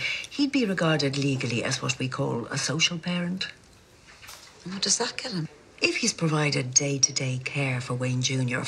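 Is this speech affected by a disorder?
No.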